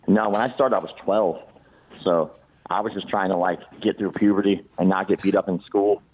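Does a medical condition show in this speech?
Yes: cleft palate; congenital.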